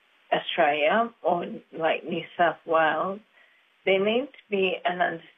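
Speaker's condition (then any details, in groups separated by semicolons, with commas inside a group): Motor neurone disease; wheelchair user, cold locks muscles up, lock-ups take days, long exhaustion afterward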